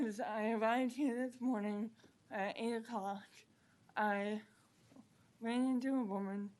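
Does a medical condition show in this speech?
Yes: cerebral palsy; present from birth.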